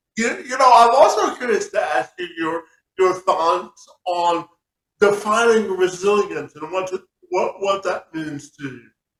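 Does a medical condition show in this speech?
Yes: cerebral palsy.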